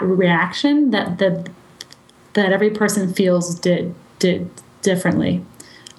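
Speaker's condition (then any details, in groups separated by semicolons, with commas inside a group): Stuttering; therapy over past 3 years: fluency shaping, stuttering modification, voluntary stuttering, subway talks with strangers; not always in control of speech, open about stuttering, speaks naturally; speech tools helped at times but not reduced stuttering, drops strategies needing unnatural speaking; repeated sounds, repeated words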